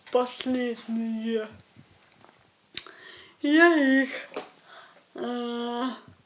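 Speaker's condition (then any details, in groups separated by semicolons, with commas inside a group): Cerebral palsy; hands almost nonfunctional, uses feet for tasks; diagnosed at eight months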